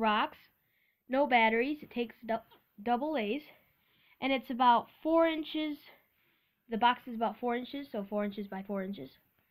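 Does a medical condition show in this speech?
No.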